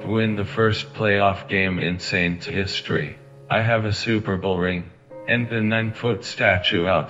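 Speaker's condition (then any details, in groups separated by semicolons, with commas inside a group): ALS, speech-generating device; also called Lou Gehrig's disease, paralyzed; letter spoken with help of a computer; speaks only through computer voice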